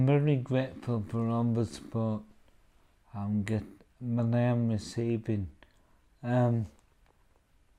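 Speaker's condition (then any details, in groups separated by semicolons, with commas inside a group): Cerebral ataxia; increasingly slurred speech, will lose speech and swallowing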